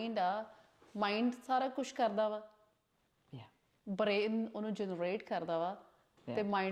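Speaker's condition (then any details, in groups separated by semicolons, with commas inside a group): No condition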